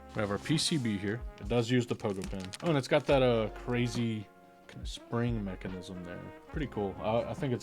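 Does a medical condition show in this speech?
No.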